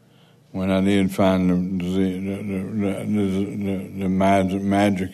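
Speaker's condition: Parkinson's

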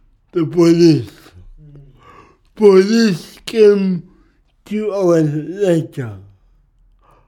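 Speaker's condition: Cerebral palsy; speech can be hard sometimes

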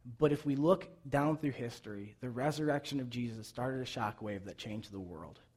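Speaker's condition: No condition

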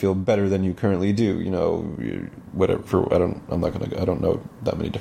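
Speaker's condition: No condition

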